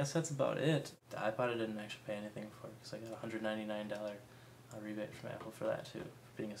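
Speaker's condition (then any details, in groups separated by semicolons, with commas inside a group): No condition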